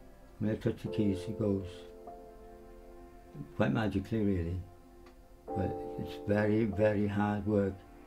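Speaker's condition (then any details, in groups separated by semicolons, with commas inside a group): Parkinson's disease; lost speech, improved through practice and singing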